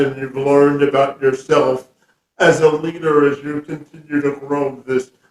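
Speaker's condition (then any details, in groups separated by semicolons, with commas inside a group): Cerebral palsy; years of speech therapy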